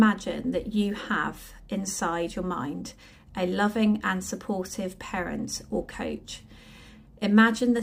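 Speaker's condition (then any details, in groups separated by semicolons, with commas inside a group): No condition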